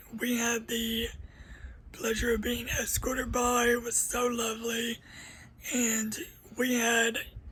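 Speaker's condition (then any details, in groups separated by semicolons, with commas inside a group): Cerebral palsy; uses a wheelchair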